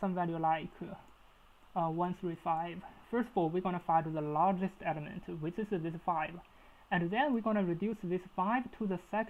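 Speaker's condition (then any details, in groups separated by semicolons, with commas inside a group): No condition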